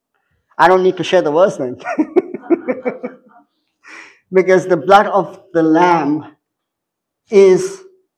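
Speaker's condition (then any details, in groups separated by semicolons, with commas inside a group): Cleft palate; congenital cleft palate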